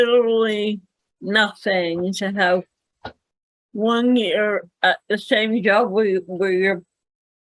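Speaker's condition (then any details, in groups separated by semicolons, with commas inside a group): Cerebral palsy; speaks better than types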